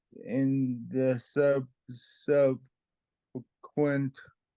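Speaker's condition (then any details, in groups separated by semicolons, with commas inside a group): Traumatic brain injury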